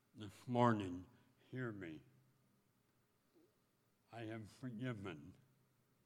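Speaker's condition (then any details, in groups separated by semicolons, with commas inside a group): Speech impediment; taught tongue movement at 12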